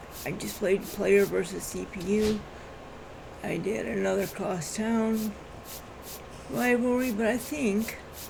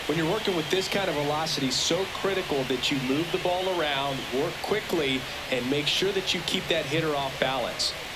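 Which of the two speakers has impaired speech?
The first: cerebral palsy.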